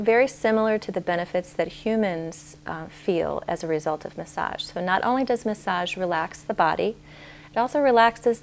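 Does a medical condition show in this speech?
No.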